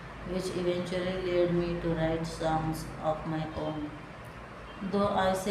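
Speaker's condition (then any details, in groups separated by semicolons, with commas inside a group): No condition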